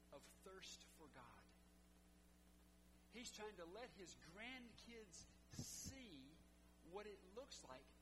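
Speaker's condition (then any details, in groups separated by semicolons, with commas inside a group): No condition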